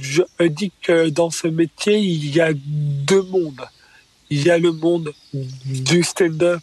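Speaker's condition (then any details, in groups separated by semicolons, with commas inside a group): Stuttering; developmental stuttering, diagnosed at age 4, first misdiagnosed as Gilles de la Tourette by psychiatrist; stutter noticeable on stage, audience thought stutter was acted, elocution and rhythm not radio-smooth; prolonged sounds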